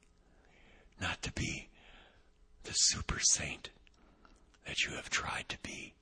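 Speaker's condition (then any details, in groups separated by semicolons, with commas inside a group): Vocal cord paralysis, unilateral; plastic shim to move paralyzed cord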